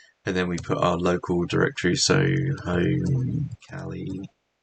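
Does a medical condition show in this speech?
No.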